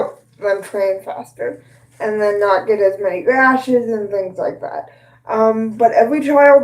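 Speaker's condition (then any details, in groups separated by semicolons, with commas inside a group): Cerebral palsy; both hands affected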